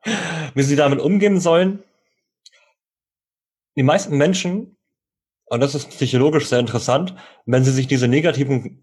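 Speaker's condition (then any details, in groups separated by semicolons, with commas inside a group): Cleft lip and palate, cleft lip, jaw and palate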